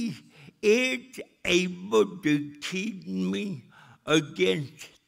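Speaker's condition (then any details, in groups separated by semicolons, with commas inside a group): Cerebral palsy; speech still affected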